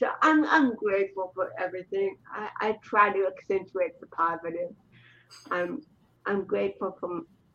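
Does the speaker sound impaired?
Yes: cerebral palsy; cerebral palsy present from birth, has used crutches.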